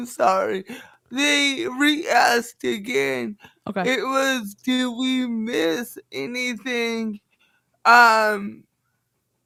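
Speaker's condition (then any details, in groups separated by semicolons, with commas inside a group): Cerebral palsy; from birth, affects walking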